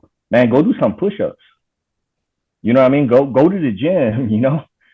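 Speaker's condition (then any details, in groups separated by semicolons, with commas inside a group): No condition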